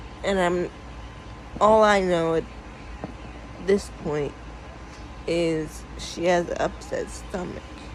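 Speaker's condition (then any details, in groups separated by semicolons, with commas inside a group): Cerebral palsy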